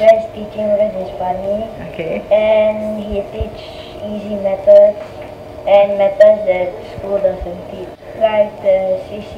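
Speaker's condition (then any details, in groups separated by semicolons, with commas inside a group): No condition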